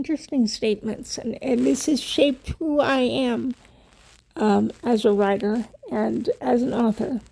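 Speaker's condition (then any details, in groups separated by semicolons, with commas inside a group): Cerebral palsy; wheelchair user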